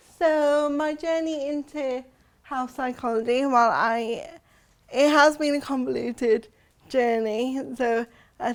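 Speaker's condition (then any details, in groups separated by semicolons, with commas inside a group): Cerebral palsy; since birth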